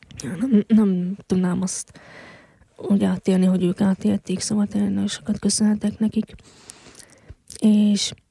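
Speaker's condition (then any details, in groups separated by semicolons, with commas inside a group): Hearing loss since infancy; congenital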